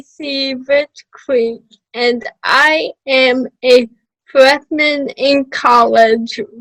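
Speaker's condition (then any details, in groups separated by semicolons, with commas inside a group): Cerebral palsy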